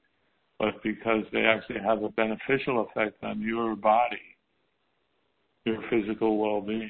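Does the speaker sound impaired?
Yes: Parkinson's.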